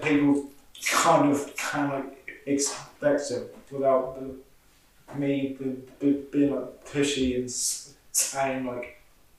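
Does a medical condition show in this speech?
Yes: stutter; stammer present since school years; difficulty saying things at work raising safety concerns, speech reportedly different when drunk; here repeated sounds, prolonged sounds, blocks.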